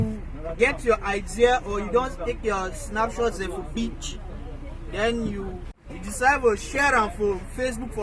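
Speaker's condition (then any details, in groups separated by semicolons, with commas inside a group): No condition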